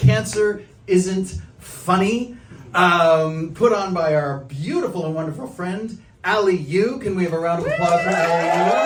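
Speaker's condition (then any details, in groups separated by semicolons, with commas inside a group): No condition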